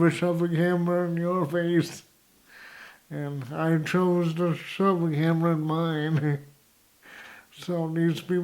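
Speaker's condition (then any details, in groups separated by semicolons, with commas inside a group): Cerebral palsy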